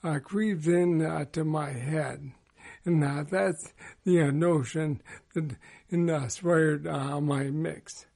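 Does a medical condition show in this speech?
Yes: ALS; progressive motor neuron disease, slower progression than most; over 12 years since diagnosis, worsening daily.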